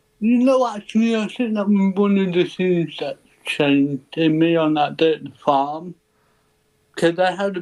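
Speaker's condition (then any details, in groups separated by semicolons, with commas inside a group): Cerebral palsy; ataxic type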